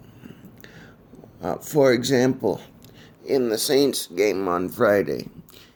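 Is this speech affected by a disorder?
Yes: cerebral palsy.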